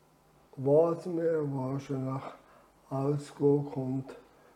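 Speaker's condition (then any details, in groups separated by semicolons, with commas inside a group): ALS; about nine years since diagnosis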